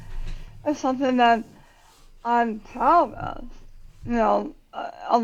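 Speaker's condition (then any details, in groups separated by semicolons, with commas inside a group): Tongue cancer surgery; most of tongue removed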